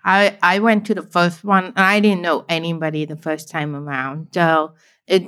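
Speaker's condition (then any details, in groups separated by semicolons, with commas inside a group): Deafblind, born deaf; can speak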